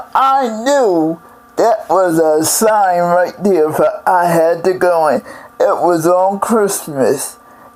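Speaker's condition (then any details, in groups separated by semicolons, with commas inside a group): Cerebral palsy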